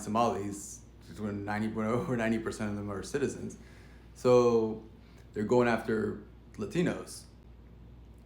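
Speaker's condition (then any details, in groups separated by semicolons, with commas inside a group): No condition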